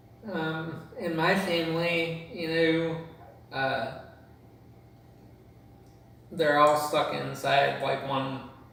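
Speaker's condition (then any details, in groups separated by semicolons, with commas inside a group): Cerebral palsy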